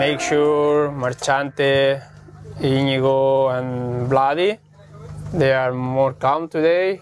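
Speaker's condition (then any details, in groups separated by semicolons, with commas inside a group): No condition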